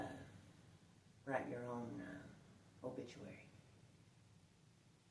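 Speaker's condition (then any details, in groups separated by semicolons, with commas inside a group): No condition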